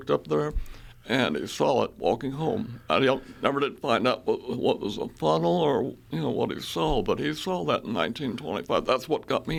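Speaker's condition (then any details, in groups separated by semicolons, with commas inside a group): Spasmodic dysphonia; about 15 years since onset, botox into vocal cords six-monthly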